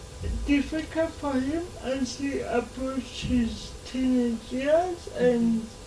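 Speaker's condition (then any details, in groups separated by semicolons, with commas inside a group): Cerebral palsy; since birth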